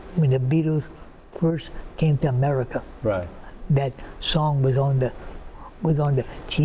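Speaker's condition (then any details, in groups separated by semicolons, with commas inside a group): Partial right-side paralysis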